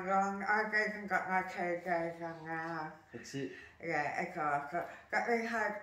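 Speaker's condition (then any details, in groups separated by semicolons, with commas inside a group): Jaw cancer surgery; tracheostomy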